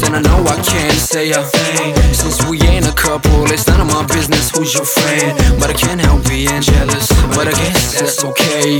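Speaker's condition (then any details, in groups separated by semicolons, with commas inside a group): No condition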